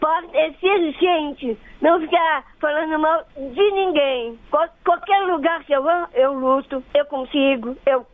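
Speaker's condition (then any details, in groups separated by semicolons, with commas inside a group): Down syndrome; about to turn 55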